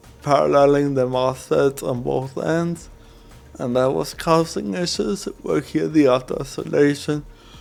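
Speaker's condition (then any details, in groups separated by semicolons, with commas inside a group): Cerebral palsy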